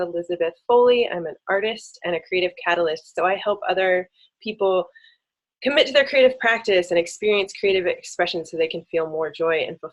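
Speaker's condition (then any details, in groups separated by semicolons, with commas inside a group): No condition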